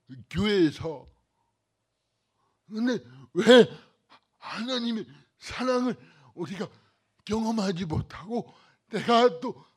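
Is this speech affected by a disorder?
Yes: cerebral palsy; worsening.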